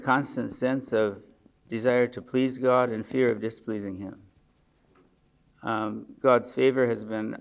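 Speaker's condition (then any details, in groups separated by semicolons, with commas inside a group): Parkinson's disease; age 74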